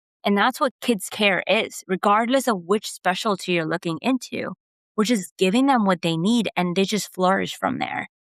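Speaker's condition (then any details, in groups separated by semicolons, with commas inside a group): No condition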